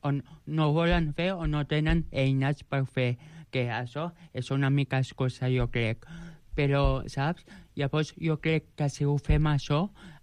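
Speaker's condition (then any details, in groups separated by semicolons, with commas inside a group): Joubert syndrome; present from birth; age 29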